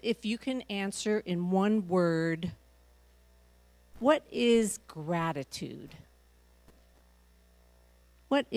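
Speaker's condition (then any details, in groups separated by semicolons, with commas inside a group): No condition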